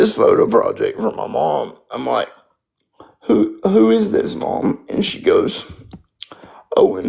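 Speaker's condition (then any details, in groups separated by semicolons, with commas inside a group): Spastic quadriplegic cerebral palsy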